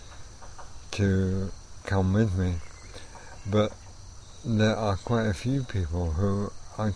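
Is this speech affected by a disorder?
Yes: ALS; progressive incurable, first sign trouble playing guitar, left arm affected, will eventually destroy movement and breathing; symptoms noticed last year, neurologist said likely ALS, still able to cycle long distances; voice already affected by condition, used to be fairly soft-spoken.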